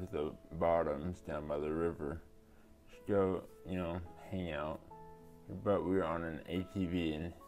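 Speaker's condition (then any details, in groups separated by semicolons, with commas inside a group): Traumatic brain injury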